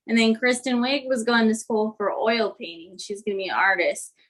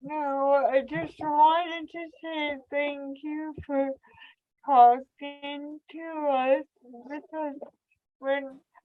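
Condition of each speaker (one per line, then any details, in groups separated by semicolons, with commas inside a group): No condition
Cerebral palsy; much uncontrollable movement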